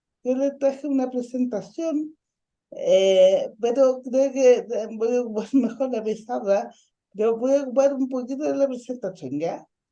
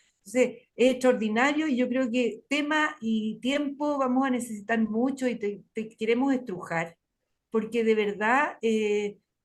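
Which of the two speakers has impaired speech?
The first: ataxic cerebral palsy; ataxic form, caused by asphyxia.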